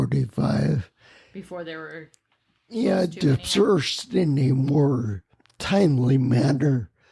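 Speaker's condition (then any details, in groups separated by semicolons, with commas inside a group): Spinocerebellar ataxia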